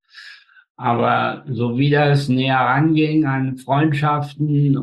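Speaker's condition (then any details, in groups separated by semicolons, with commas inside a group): Spastic tetraparesis; speech control difficulties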